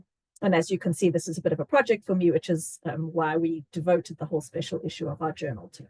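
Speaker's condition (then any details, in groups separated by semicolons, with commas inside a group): No condition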